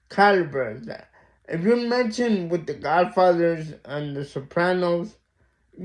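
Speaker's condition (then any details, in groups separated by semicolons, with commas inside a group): Mild cerebral palsy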